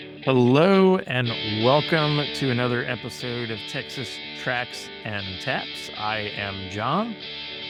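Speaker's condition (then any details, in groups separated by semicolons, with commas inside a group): No condition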